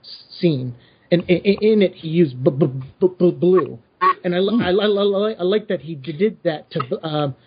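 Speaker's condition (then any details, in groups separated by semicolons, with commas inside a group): Stutter; apologized for so listeners not think of audio issues; repeated sounds, prolonged sounds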